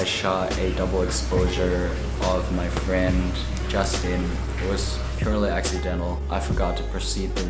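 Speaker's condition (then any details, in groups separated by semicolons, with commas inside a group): No condition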